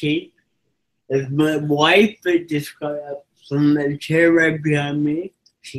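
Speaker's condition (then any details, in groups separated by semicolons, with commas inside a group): Cerebral palsy; from birth, physical disability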